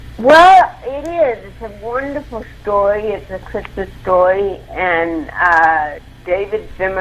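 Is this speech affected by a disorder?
Yes: cerebral palsy; involuntary movements.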